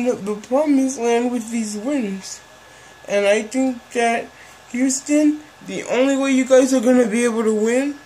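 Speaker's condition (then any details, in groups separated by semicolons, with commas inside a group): Cerebral palsy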